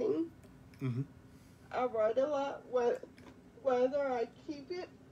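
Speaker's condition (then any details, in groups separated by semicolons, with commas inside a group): Quadriplegic cerebral palsy; quadriplegic, from birth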